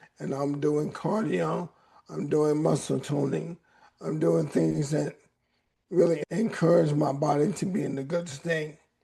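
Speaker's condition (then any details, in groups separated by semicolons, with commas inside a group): ALS; voice raspy at times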